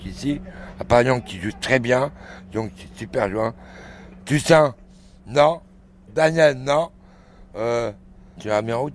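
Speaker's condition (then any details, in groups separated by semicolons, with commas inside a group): Throat cancer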